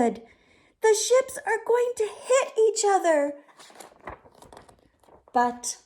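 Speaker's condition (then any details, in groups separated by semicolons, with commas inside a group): No condition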